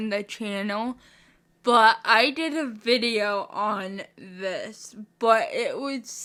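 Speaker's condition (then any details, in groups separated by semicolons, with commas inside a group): Spastic cerebral palsy, mixed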